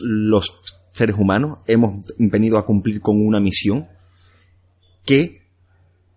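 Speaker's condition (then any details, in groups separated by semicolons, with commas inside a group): Stuttering; formerly much worse; much reduced, fluency improved through personal development, handled well now; word and phrase repetitions, filler eh; repeated words, prolonged sounds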